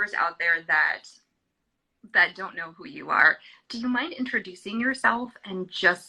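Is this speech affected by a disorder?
No.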